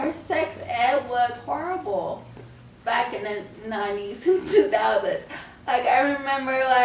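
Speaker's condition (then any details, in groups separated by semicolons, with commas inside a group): Cerebral palsy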